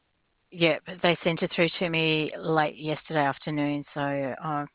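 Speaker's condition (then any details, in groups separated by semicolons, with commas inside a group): No condition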